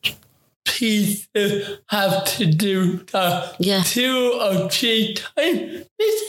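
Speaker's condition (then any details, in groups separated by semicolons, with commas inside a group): Ataxic cerebral palsy; posture and balance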